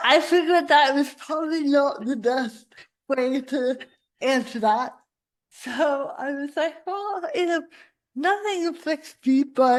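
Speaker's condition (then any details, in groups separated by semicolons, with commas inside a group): Cerebral palsy; spasticity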